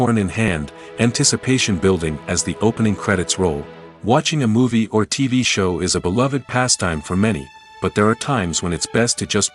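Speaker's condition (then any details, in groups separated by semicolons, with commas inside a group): No condition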